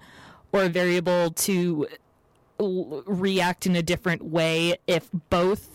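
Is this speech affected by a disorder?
Yes: stammering; pretty prominent stammer; stammers a lot, mixes up words a lot, often had to repeat self to echo, HomePod works better; here blocks.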